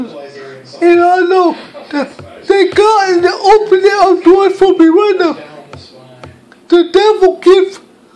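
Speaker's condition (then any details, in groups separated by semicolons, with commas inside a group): Cerebral palsy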